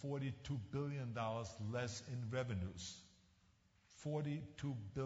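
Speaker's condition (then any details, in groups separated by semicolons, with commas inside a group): No condition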